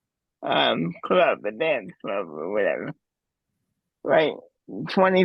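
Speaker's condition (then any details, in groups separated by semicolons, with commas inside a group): Cerebral palsy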